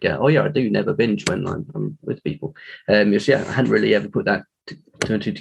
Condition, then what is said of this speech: None; typical speech.